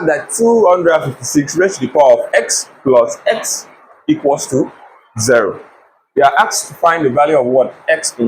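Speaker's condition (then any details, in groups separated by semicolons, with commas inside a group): No condition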